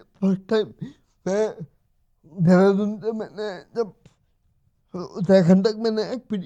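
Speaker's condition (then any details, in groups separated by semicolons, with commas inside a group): Cerebral palsy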